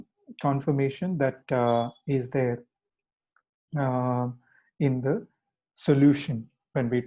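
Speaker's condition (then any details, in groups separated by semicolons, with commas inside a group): No condition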